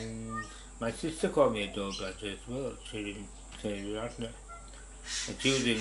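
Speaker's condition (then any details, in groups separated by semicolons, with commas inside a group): Parkinson's disease; hypersalivation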